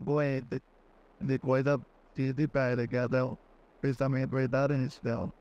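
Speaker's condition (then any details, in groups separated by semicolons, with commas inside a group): Cerebral palsy; relearned talking after onset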